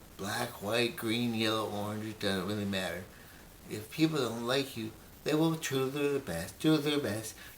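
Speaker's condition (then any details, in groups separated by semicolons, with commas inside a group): Brain injury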